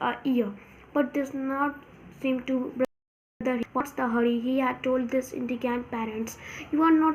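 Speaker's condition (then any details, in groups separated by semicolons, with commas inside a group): No condition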